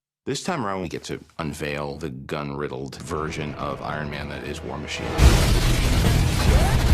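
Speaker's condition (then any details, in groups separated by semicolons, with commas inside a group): No condition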